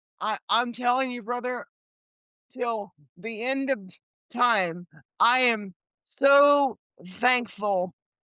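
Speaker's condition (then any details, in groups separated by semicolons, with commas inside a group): Cerebral palsy; lifelong wheelchair user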